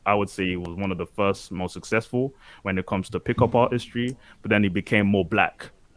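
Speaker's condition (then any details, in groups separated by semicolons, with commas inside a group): No condition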